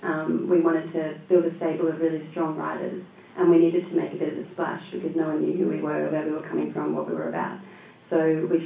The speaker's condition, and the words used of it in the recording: No condition.